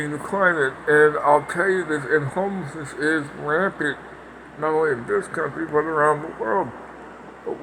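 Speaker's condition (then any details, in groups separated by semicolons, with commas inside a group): Parkinson's; speech impediment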